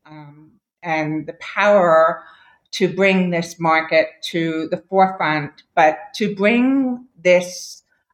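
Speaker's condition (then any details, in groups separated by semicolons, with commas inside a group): Deafness; two cochlear implants after esteem implant battery died after ten years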